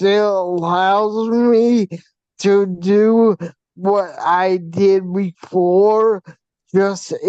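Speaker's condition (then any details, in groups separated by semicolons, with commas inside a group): Facial paralysis from hydrocephalus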